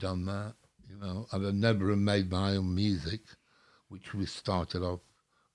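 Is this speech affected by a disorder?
Yes: stroke, mini stroke; slurring words a lot, people think drunk.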